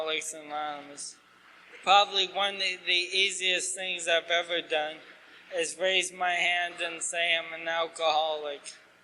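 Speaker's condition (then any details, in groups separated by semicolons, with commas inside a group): ALS; asked to talk slower, clearer, losing voice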